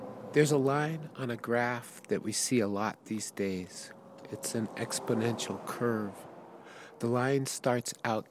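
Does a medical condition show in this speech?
No.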